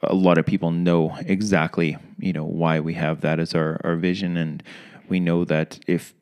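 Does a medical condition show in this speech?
No.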